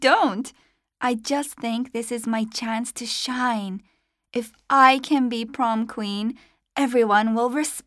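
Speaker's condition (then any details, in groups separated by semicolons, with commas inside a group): No condition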